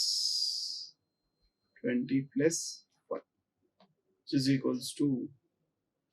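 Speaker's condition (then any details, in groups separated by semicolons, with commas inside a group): No condition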